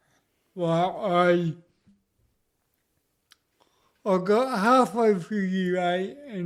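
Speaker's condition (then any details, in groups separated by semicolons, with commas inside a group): Cerebral palsy; speech noticeably affected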